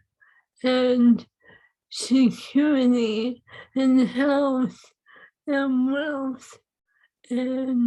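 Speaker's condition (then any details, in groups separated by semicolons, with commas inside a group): ALS; swallowing lost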